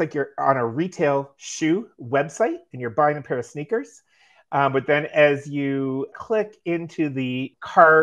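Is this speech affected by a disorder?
No.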